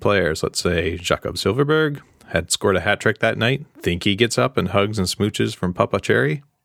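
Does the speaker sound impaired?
No.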